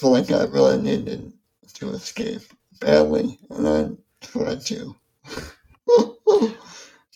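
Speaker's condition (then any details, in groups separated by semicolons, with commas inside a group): ALS; affects mouth function, reading aloud affected, apologizes for speech, host takes over reading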